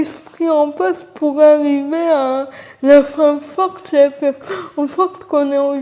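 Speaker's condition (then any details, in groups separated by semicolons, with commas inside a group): Cerebral palsy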